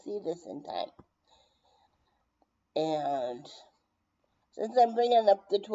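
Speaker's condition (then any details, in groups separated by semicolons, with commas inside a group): Brain injury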